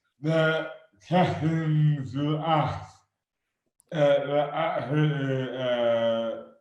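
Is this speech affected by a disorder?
Yes: dystonia; affects hands and speech.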